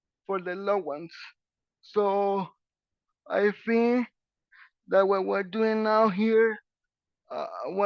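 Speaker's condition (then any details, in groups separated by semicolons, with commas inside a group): Cerebral palsy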